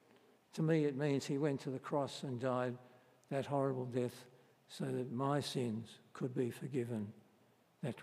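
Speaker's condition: Parkinson's disease; varying

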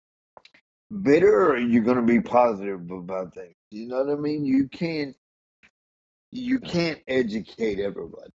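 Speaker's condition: Cerebral palsy; delayed crawling

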